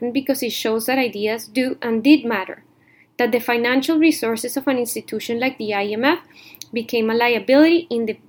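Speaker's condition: No condition

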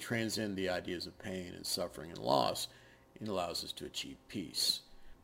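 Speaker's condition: No condition

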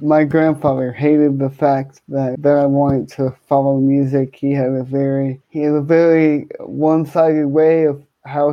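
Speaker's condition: Cerebral palsy, hemiplegia

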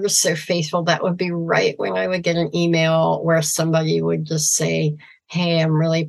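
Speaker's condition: Severe cleft palate, cleft lip and palate

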